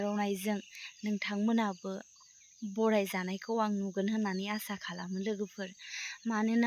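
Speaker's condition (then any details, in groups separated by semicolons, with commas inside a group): No condition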